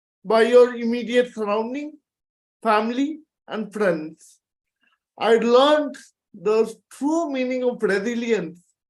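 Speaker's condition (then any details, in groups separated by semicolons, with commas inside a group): Cerebral palsy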